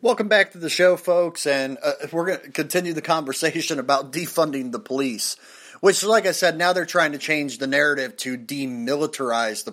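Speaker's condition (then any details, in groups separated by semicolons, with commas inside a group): No condition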